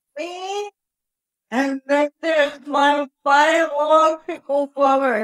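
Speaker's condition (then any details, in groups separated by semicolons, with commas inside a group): Cerebral palsy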